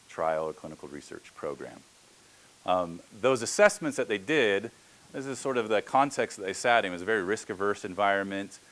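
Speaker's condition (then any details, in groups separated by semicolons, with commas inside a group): No condition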